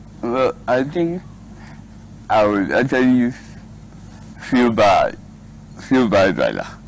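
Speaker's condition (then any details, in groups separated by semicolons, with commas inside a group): Cerebral palsy; diagnosed at age 24; speech therapy, speech improved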